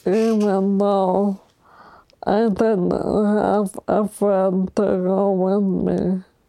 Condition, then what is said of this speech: ALS (motor neuron disease). And if you spend enough time with me, you'll understand my words.